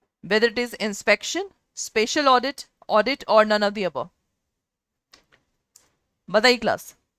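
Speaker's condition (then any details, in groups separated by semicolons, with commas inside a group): No condition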